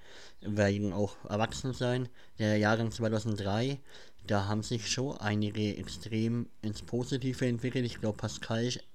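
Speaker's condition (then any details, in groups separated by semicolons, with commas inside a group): Cleft palate; present since childhood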